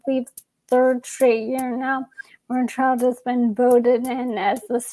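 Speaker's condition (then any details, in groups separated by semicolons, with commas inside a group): ALS; progressive motor neuron loss, non-genetic form; young-onset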